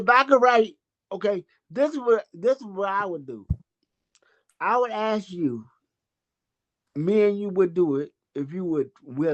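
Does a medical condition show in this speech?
Yes: cerebral palsy.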